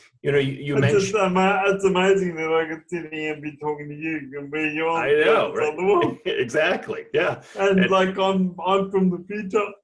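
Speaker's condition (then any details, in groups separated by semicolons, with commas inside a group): Cerebral palsy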